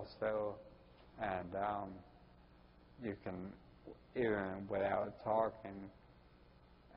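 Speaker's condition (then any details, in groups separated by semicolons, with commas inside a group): Ataxia; speech typical of the condition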